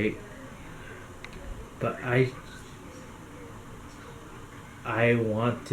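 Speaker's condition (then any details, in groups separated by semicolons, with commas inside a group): Cerebral palsy; caused by stroke hours after birth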